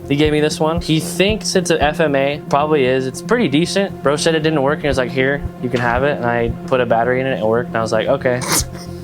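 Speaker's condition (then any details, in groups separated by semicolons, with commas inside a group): No condition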